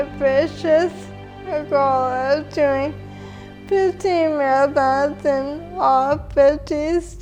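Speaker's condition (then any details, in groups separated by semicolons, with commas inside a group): ALS; about eight years since diagnosis, rides recumbent trike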